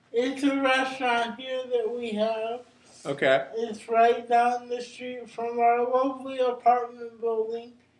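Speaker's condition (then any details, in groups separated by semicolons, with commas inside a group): Cerebral palsy; brain injury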